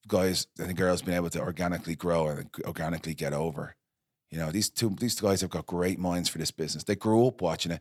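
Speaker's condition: No condition

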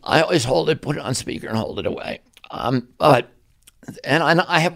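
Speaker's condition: Spasmodic dystonia; voice affected

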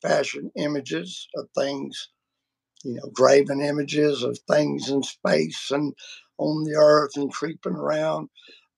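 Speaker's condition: Vocal cord surgery; multiple vocal cord surgeries

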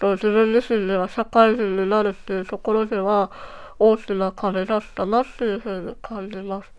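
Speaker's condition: Treacher Collins syndrome, cleft palate; congenital, underdeveloped cheekbones, jaw and facial bones, incompletely formed ears; may be hard to understand due to cleft palate

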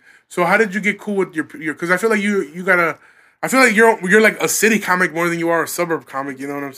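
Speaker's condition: No condition

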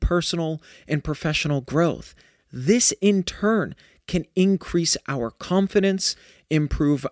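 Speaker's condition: No condition

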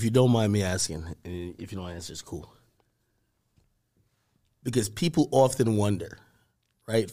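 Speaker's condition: No condition

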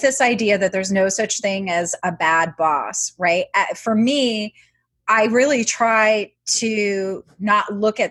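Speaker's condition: No condition

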